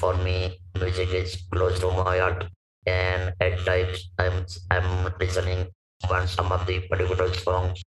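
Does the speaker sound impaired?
Yes: laryngectomy for vocal cord cancer, stage 4 vocal cord cancer; speaks with electrolarynx; tracheostomy.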